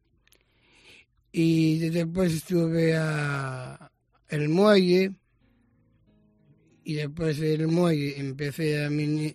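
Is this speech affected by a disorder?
Yes: Down syndrome.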